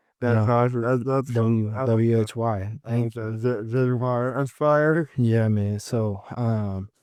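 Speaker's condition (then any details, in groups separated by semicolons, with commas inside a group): Cerebral palsy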